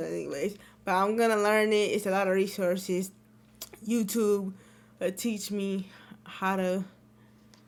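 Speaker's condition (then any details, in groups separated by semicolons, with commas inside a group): Cerebral palsy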